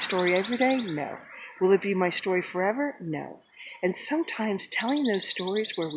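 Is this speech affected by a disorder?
No.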